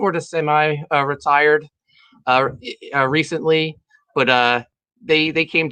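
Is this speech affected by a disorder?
No.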